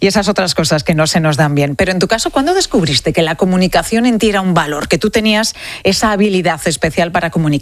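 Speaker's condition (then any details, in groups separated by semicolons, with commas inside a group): No condition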